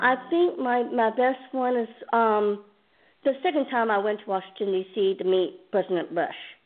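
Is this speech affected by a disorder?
Yes: Down syndrome; chromosome disorder, present from birth.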